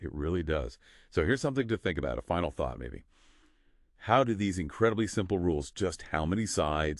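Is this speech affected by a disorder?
No.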